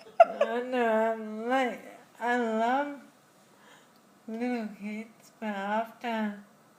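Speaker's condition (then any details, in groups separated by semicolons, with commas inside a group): Friedreich's ataxia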